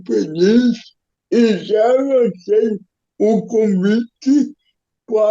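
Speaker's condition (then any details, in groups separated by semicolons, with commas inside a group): Cerebral palsy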